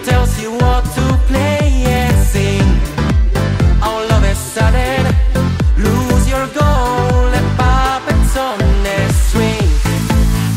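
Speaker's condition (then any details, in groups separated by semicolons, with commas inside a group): No condition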